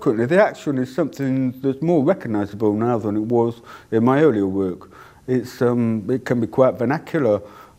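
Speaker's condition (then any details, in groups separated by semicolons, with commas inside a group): Deafness; cannot hear own voice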